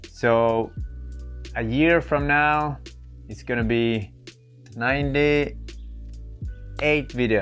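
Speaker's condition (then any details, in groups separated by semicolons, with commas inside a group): No condition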